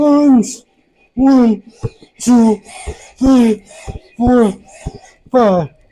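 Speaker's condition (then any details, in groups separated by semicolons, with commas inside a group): Traumatic brain injury; voice affected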